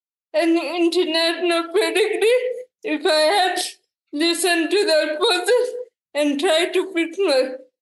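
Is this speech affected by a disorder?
Yes: cerebral palsy; diagnosed at 6 months old, quadriplegic; needs daily help with basic tasks like dressing and making food.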